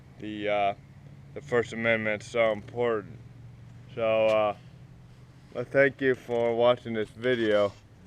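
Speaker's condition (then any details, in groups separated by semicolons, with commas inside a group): Cerebral palsy; spastic, affects walking and legs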